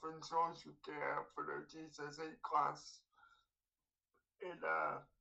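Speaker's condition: Cerebral palsy; projects voice in noise

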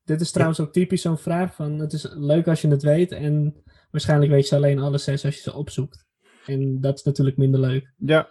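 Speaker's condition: No condition

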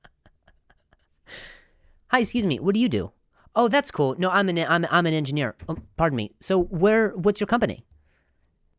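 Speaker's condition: Stuttering; past inability to say things in the moment, considers own voice unusual; repeated sounds, repeated words

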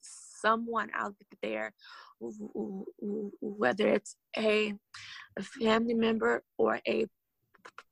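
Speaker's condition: Stuttering; long-standing stutter, years of speech therapy, severe stuttering and painful speeches in high school, not cured; two new techniques since The Steve Harvey Show, where Steve Harvey helped her speak fluently; less stuttering when unobserved, with close friends, or arguing, more when upset; repeated words, blocks

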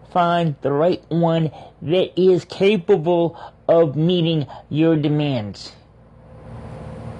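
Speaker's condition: Cerebral palsy; cerebral palsy from birth

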